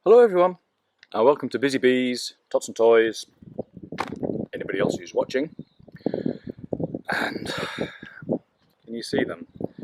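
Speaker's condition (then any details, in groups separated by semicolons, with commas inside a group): No condition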